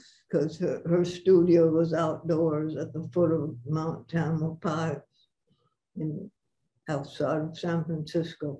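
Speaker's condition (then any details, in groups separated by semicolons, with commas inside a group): Parkinson's; about six years since onset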